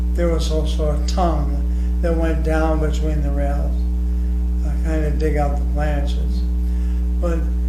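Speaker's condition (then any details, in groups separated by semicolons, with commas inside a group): ALS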